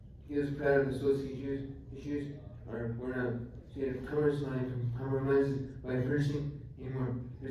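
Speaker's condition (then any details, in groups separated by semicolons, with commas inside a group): Traumatic brain injury; climbing accident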